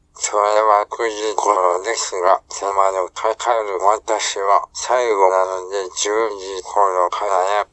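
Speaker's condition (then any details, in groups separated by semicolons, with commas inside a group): ALS, speech-generating device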